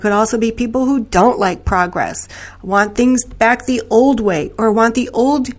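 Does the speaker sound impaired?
No.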